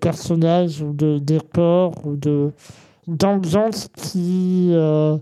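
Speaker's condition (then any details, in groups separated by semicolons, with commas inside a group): Congenital muscular dystrophy; uses graphic tablet with Krita software for digital painting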